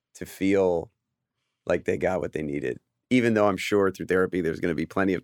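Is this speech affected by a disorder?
No.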